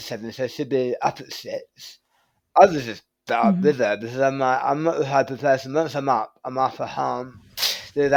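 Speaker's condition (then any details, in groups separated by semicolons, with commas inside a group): Tongue cancer surgery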